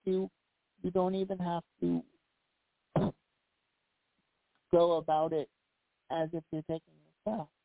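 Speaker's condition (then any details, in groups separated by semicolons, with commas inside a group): Cerebral palsy; past challenges speaking up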